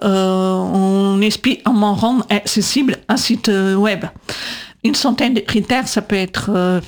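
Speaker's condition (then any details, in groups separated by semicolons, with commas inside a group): Deaf from birth; congenital deafness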